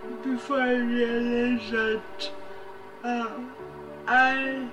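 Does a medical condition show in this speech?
Yes: cerebral palsy; present from birth, much therapy in childhood; adult.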